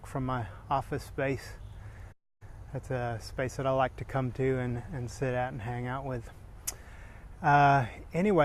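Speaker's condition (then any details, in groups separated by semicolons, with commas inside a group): No condition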